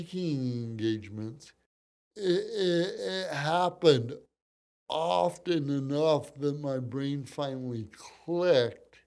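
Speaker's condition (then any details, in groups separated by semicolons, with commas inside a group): Cerebral palsy; from birth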